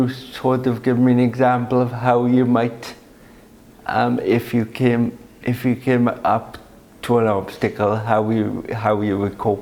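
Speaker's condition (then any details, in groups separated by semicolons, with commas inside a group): Cerebral palsy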